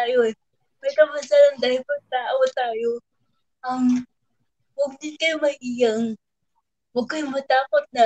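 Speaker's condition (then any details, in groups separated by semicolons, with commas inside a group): Cerebral palsy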